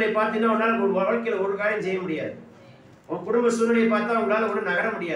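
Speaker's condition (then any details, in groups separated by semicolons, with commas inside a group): No condition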